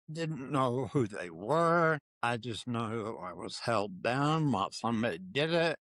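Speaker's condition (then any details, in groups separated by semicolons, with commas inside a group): Parkinson's disease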